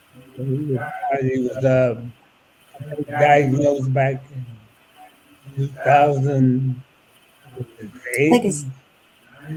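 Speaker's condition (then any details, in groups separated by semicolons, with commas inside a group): ALS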